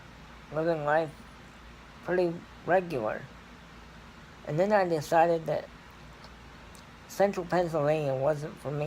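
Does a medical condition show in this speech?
Yes: cerebral palsy; scoliosis.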